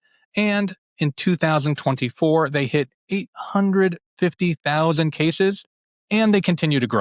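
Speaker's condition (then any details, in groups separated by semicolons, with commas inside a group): No condition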